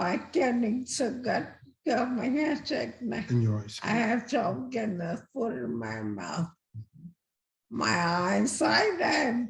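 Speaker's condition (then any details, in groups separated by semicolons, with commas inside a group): Multiple system atrophy; weakened speaking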